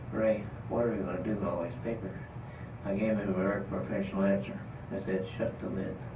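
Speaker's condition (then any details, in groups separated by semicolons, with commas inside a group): Parkinson's disease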